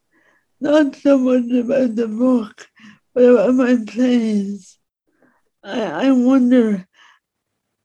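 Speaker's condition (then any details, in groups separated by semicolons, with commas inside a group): Speech impediment; disabled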